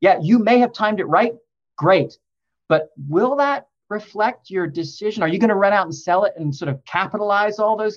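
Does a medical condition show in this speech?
No.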